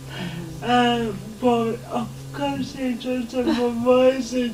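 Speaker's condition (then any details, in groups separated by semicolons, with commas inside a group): Cerebral palsy; since birth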